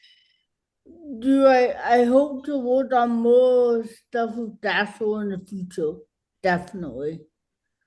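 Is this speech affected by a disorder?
Yes: cerebral palsy; speech harder to understand.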